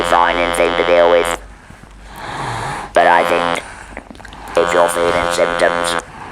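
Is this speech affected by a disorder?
Yes: laryngeal cancer with laryngectomy; chemotherapy, radiotherapy, repeated surgery.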